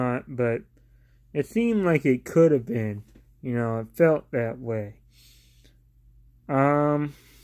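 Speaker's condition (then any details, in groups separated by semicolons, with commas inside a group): Cerebral palsy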